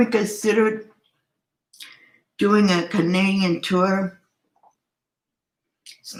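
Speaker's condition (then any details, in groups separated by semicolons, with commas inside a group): Cerebral palsy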